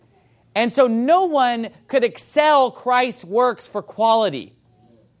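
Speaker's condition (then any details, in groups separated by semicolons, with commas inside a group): No condition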